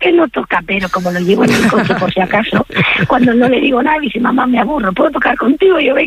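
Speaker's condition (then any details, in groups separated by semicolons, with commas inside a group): Vocal fold nodules; two nodules on vocal cords, forbidden to sing yet still performing, propolis and licorice remedy, candies; voice broken and hoarse after weekend of performances and five flights; switches to Bonnie Tyler or Joaquín Sabina songs when voice breaks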